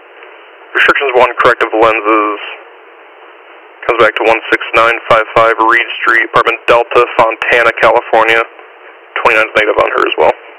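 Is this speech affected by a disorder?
No.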